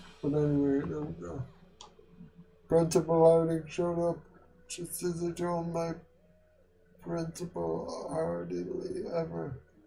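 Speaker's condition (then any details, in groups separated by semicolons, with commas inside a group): Quadriplegic cerebral palsy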